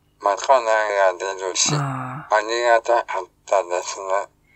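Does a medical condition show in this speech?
Yes: ALS, through a speech-generating device.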